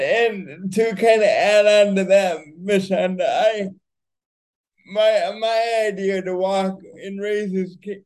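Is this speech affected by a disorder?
Yes: cerebral palsy; wheelchair user.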